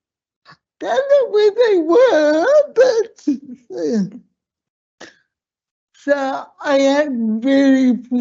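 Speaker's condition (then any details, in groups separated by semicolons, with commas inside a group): Slurred speech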